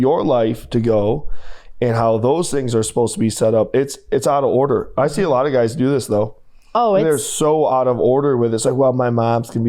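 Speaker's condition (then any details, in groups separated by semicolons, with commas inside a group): No condition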